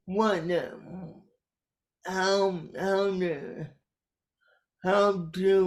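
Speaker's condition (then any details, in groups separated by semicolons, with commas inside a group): Cerebral palsy; caused by brainstem aneurysm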